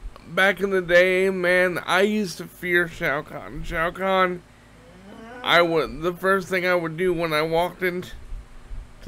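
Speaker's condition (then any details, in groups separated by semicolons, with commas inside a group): Cerebral palsy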